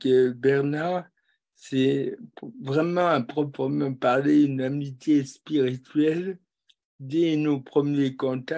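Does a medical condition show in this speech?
Yes: cerebral palsy.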